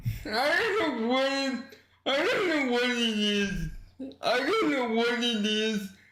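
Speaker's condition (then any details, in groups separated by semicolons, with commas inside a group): Cerebral palsy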